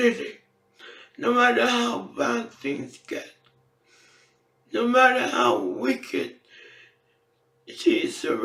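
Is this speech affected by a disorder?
Yes: facial palsy; can barely hear own speech.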